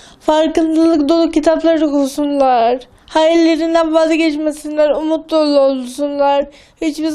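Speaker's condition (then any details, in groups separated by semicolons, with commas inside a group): Cerebral palsy; premature birth oxygen deprivation, affects muscles, uses wheelchair; age 19, numerous operations, botox injections; speech difficulty from muscle tightness, improved by reading aloud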